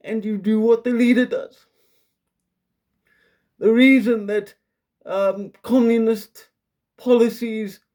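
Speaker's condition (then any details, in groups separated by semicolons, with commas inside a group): Quadriplegic cerebral palsy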